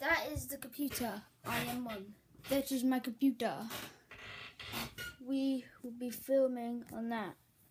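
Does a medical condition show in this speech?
No.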